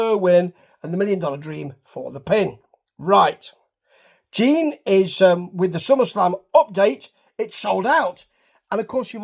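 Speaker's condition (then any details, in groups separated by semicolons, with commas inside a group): No condition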